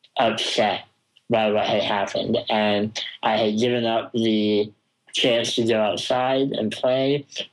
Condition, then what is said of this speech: Spinal muscular atrophy. It affects every muscle in my body from my legs to my arms to my jaw and my tongue, which obviously affects my ability to talk